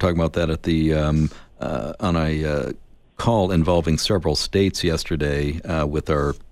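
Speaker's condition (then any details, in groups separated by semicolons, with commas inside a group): No condition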